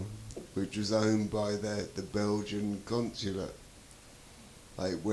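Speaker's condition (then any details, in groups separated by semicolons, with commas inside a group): Traumatic brain injury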